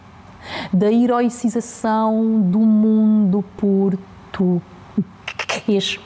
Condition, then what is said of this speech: Stuttering. Eu, ainda a iniciar, a cumprimentar, a pessoa já tinha desligado o telefone.